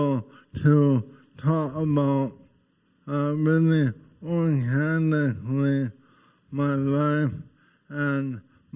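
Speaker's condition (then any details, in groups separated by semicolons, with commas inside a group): ALS; terminal; voice changed, uses AI voice from early recordings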